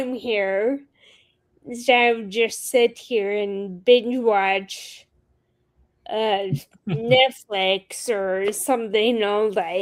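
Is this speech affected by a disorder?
Yes: Friedreich's ataxia; handwriting and speech.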